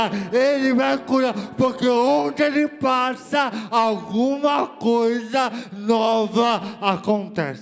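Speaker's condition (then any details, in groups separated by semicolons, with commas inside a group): Cerebral palsy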